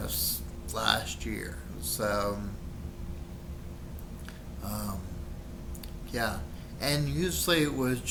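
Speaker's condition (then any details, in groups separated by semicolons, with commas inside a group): Friedreich's ataxia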